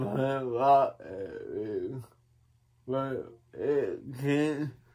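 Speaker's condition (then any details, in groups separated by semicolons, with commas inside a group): Cerebral palsy; atypical speech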